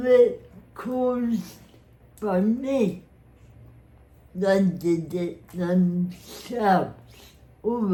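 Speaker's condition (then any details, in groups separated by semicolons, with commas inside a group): Cerebral palsy; spastic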